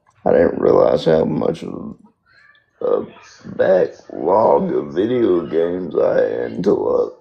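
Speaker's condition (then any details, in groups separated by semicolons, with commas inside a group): Spastic quadriplegic cerebral palsy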